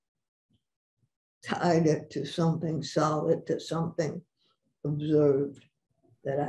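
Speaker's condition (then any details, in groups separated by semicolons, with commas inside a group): Parkinson's; about six years since onset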